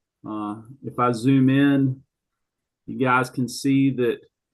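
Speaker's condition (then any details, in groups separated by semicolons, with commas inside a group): No condition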